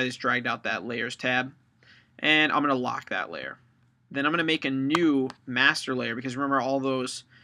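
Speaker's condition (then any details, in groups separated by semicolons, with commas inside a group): No condition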